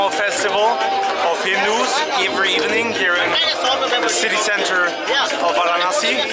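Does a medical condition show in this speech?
No.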